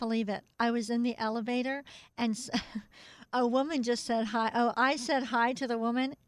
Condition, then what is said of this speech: Cleft palate. I really have to concentrate on making my speech clear enough.